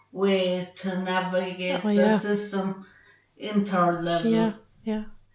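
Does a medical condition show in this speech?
Yes: traumatic brain injury; severe, car crash, cognitive challenges.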